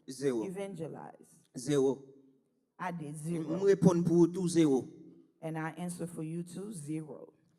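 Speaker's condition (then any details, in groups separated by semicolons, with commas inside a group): No condition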